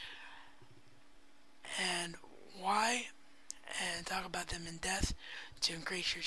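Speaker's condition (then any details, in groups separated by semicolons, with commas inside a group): Cerebral palsy; wheelchair bound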